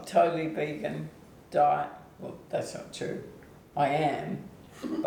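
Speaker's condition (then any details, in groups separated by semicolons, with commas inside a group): ALS/MND; onset foot drop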